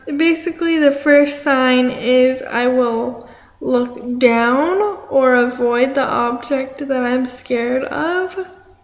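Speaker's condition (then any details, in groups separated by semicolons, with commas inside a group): Cerebral palsy; affects arm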